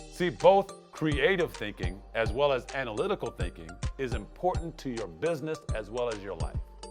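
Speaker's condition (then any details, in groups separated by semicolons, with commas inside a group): No condition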